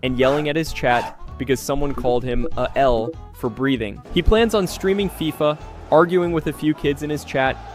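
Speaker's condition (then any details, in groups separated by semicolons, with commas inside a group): No condition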